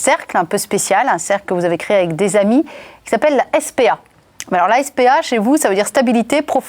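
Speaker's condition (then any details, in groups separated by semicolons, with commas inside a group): No condition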